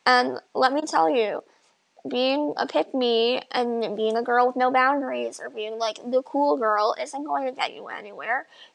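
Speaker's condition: Bilateral cleft lip and palate; from birth

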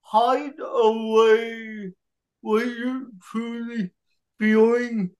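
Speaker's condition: Cerebral palsy; wheelchair user

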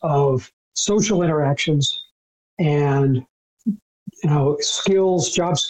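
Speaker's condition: No condition

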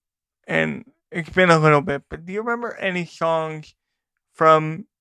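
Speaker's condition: Cerebral palsy; a brain injury

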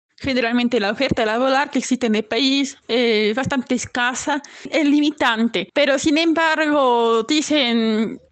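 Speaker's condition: Profound deafness; nearly 100 percent, invisible disability, long oralization training in Mexico; communicates with own voice, lip-reads others, articulatory apparatus unaffected

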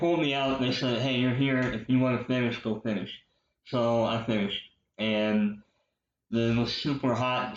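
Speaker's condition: Cleft lip and palate, popliteal pterygium syndrome; speech impediment from cleft lip and palate

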